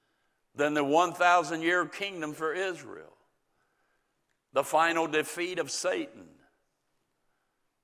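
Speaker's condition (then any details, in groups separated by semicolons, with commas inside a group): No condition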